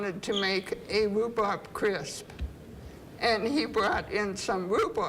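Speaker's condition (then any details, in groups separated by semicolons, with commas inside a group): Essential tremor; hand tremor, deep brain stimulation implant one side; medications failing despite higher doses, second implant planned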